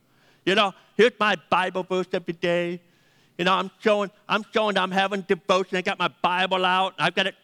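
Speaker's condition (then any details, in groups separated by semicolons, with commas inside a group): Deafness; needs names repeated several times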